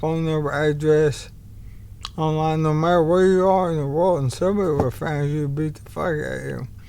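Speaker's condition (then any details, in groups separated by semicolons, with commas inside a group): ALS; bulbar-upper onset, tongue, arms, chest, spreading to diaphragm; confirmed, pulmonary specialist, only half a breath; speech degraded, barely able to talk, half-breath capacity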